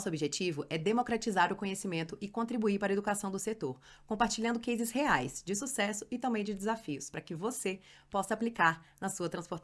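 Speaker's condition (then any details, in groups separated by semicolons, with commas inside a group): No condition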